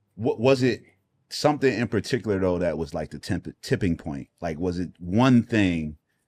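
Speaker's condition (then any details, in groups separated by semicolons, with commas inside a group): No condition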